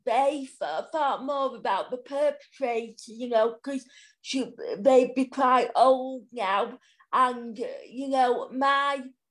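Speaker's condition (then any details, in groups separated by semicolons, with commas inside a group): Cerebral palsy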